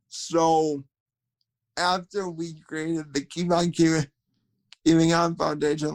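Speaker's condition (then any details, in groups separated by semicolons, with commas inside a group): Cerebral palsy, spastic quadriplegia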